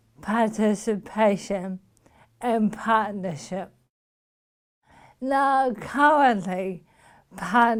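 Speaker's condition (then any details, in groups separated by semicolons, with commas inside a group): Motor neuron disease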